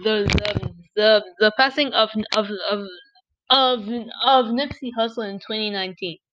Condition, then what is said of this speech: Stuttering. Anyway, it's me, signing out. Hope I don't stutter again.